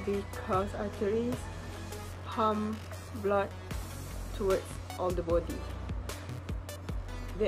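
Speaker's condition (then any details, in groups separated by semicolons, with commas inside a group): No condition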